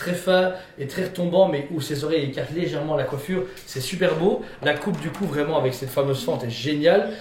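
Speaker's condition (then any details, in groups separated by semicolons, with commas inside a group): No condition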